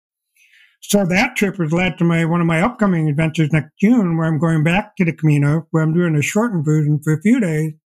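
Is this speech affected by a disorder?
Yes: deafblindness; progressive.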